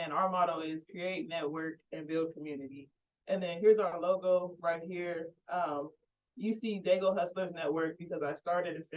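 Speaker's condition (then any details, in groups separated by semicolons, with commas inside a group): No condition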